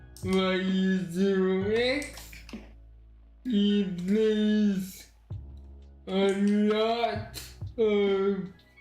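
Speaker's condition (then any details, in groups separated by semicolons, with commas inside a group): Cerebral palsy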